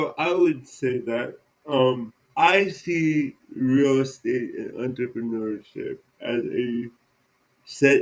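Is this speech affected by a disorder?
Yes: cerebral palsy; present from birth.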